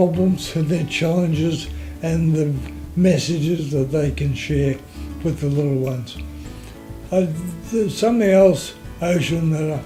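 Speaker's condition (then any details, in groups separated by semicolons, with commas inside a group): Motor neurone disease; affects voice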